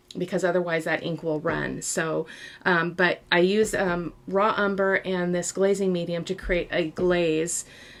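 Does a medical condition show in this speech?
No.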